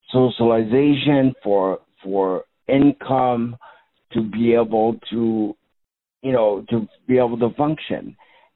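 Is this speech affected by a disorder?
Yes: cerebral palsy.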